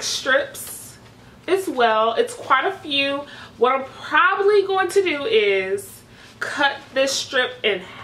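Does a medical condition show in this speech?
No.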